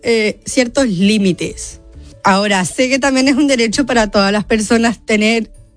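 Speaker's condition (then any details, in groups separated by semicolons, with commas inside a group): Down syndrome; present from birth, mother told of diagnosis before birth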